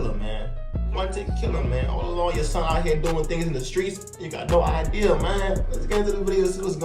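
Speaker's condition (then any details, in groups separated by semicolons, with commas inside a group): No condition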